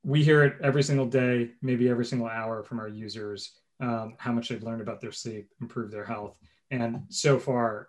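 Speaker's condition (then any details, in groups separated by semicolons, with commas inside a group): No condition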